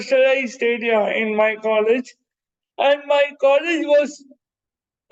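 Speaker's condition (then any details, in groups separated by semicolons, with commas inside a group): Cerebral palsy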